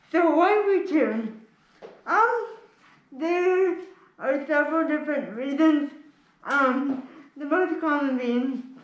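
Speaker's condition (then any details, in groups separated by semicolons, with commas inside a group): Spastic cerebral palsy; uses wheelchair; can speak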